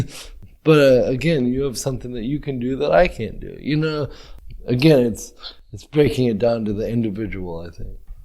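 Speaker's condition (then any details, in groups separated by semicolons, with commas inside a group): Cerebral palsy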